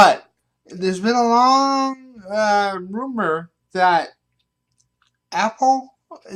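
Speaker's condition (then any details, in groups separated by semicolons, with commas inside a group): Cerebral palsy; reliable voice, uses voice control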